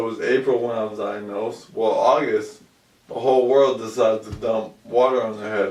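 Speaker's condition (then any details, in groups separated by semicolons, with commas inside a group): ALS; about 2 years since onset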